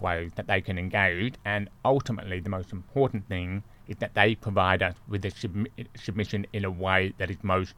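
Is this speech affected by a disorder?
Yes: deafness; congenital deafness, born deaf.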